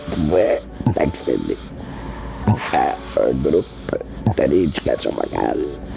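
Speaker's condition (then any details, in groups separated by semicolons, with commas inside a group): Laryngectomy; electrolarynx or voice prosthesis, stoma occluded to speak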